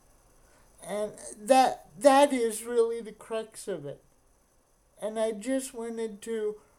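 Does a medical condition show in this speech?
Yes: cerebral palsy; described as pediatric stroke, caused by premature birth at 27 weeks, unable to walk, wheelchair user.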